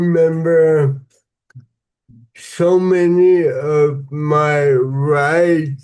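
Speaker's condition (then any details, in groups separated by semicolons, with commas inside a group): Cerebral palsy; somewhat slurred speech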